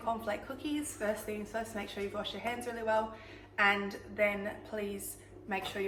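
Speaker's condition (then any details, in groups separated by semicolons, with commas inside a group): No condition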